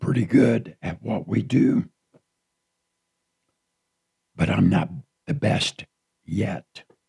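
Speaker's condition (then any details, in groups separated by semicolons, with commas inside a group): Partial laryngectomy from cancer; raspy voice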